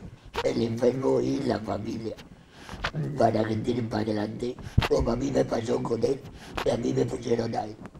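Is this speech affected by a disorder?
Yes: laryngectomy; talking and eating after laryngectomy.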